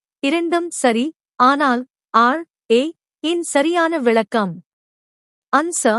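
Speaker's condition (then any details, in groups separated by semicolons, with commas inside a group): No condition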